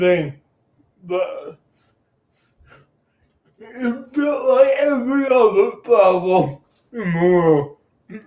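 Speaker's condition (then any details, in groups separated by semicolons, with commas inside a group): Cerebral palsy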